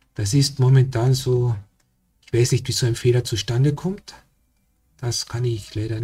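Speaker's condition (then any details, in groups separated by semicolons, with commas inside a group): No condition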